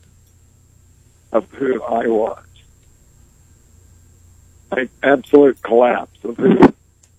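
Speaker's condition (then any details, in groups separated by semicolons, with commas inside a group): ALS; ALS (Lou Gehrig's disease), progressive, nearly 20 years since diagnosis; still able to speak clearly, slower pace due to ventilator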